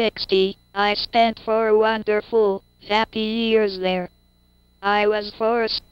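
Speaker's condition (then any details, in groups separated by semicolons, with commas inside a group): Cerebral palsy; cannot move limbs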